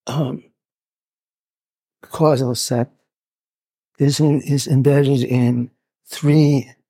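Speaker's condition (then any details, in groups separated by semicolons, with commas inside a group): Parkinson's; hidden in early stages, now openly displayed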